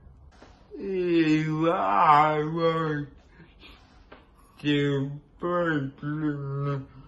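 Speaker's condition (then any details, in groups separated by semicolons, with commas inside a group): Cerebral palsy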